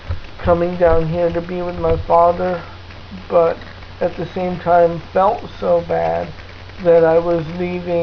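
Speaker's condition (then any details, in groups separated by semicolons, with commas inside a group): Cerebral palsy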